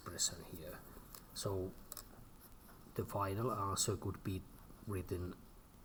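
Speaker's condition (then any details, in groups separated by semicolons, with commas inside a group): No condition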